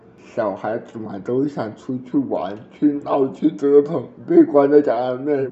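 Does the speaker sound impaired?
Yes: cerebral palsy; birth asphyxia, blue at birth, over ten minutes of resuscitation, diagnosed in infancy at provincial hospital, legs affected, early rehabilitation, learned to walk; some words unclear despite great effort to speak clearly, edited for fluency, childhood drooling from delayed saliva swallowing.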